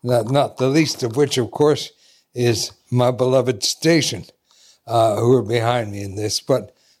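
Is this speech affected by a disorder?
Yes: ALS; does better as the day progresses.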